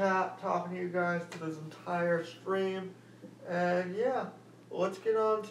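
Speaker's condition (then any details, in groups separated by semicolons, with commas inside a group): Spastic quadriplegic cerebral palsy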